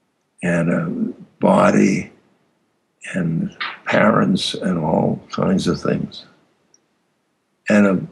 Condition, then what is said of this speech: Aphasia. This aphasia speech, wow, just these silences.